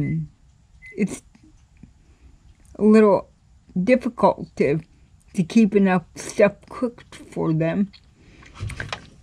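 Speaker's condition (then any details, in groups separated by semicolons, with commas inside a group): Cerebral palsy; cannot walk, crawls to get around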